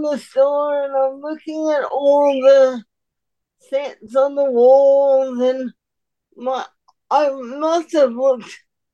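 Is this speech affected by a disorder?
Yes: cerebral palsy; cerebral palsy greatly affecting hand function and muscle control, uses wheelchair, needs some help stabilizing.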